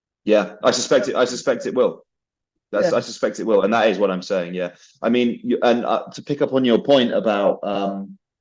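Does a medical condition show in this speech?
No.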